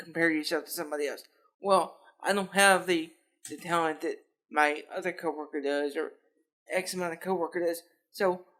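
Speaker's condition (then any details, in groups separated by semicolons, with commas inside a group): Cerebral palsy; lifelong physical disability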